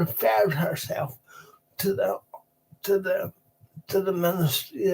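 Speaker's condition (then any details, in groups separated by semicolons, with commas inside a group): Cerebral palsy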